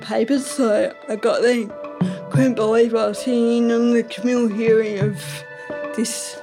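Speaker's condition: Ataxic cerebral palsy; f33

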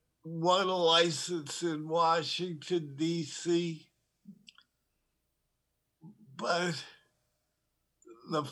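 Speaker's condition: Parkinson's disease; tremor

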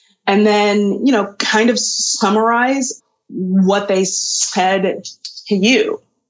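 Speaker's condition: Stuttering; stuttering since around age 3, lifelong; avoided talking to avoid stuttering, avoided saying own name around 24-25, later took up public speaking; prolonged sounds

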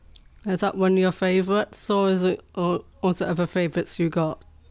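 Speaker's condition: Down syndrome

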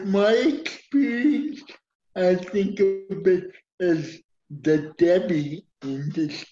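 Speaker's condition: Cerebral palsy; uses wheelchair

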